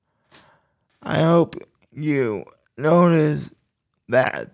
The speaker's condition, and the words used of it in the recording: Cerebral palsy. For me, I got a low voice when you see me in